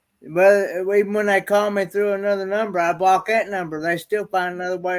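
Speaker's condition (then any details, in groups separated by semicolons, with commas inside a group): Cerebral palsy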